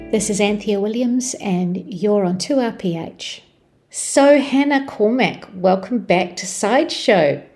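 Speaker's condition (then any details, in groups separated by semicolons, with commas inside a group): No condition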